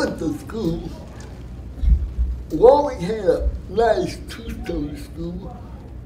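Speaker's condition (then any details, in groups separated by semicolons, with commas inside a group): Cerebral palsy; from birth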